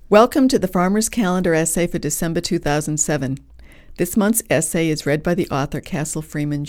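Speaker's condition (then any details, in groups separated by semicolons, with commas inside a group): No condition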